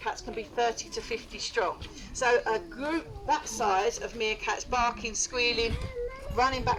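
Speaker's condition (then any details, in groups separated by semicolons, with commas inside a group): No condition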